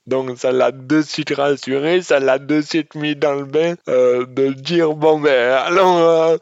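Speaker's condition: Dystonia; congenital

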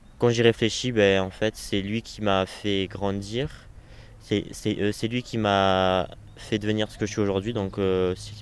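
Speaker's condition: Stuttering; onset around age 4-5 after normal early speech, cause unknown, past breathing techniques; persistent stuttering, considered lifelong; worsens with stress, fatigue, irritation, emotions, phone stress, caller mistook stuttering for bad line; repeated sounds, prolonged sounds

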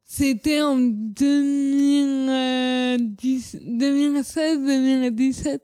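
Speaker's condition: Cerebral palsy; speech and psychomotor therapy stopped earlier

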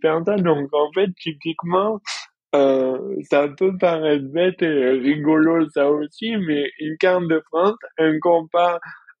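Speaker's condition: Dystonia; no longer falls

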